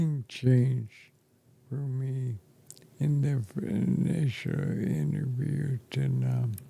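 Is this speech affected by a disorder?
Yes: ALS; affects chest and throat.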